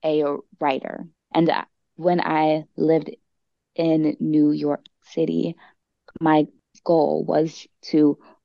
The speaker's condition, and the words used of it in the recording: Stuttering. So I like to start out saying that I stutter so that people know, but my stutter journey is a part of how I started sharing also.